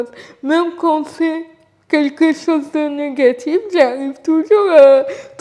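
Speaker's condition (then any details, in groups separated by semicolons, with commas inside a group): Cerebral palsy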